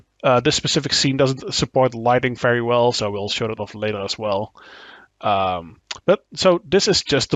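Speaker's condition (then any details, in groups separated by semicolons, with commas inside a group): No condition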